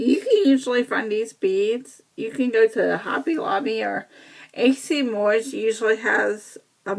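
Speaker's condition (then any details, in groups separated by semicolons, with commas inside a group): Cerebral palsy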